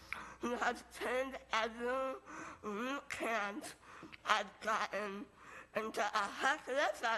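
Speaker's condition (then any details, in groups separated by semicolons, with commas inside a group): Moebius syndrome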